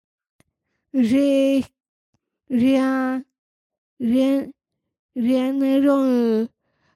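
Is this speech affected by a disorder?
Yes: Down syndrome, trisomy 21; genetic condition with an extra chromosome, also a cardiac condition, not allowed to carry heavy loads.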